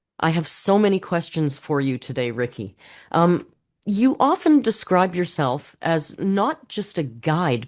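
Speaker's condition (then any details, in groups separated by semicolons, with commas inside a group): No condition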